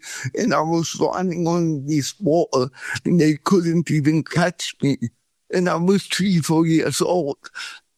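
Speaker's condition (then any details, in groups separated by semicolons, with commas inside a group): Cerebral palsy; feet opposite of Charlie Chaplin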